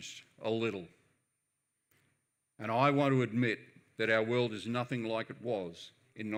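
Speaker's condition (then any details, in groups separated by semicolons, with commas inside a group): No condition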